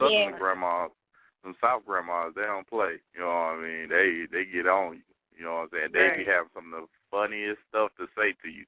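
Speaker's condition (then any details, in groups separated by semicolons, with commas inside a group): No condition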